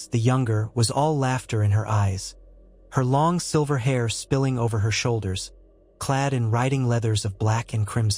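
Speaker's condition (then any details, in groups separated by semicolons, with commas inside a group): No condition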